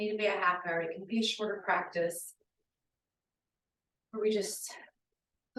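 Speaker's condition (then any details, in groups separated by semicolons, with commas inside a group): No condition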